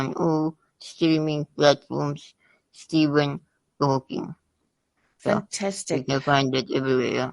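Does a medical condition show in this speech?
Yes: spinal muscular atrophy type 2; type 2, progressive, severe disability.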